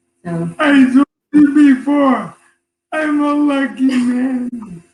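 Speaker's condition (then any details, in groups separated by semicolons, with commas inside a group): ALS; voice affected, sometimes hard to understand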